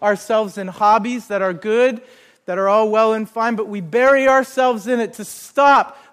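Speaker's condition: No condition

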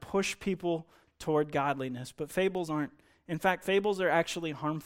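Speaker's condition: No condition

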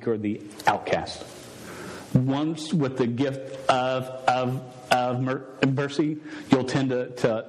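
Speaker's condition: Stuttering; long-standing stutter, present over 24 years, once fought calling to teach because unable to talk; says words would come out all wrong and different if he tried witnessing speech; repeated sounds, repeated words, prolonged sounds

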